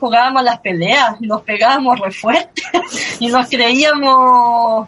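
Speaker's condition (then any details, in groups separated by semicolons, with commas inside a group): Cleft lip and palate; since early childhood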